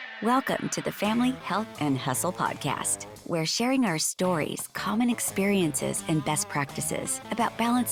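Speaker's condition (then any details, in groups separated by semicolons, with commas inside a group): No condition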